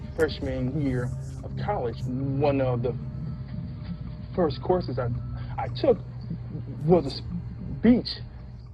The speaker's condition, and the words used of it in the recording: Stuttering. I've stuttered for as long as I can remember.